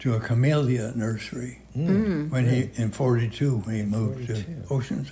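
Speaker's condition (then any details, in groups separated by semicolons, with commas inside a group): Parkinson's; severe, says unable to move anything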